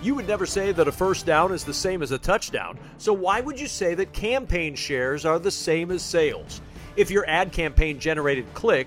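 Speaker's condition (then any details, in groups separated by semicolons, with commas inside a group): No condition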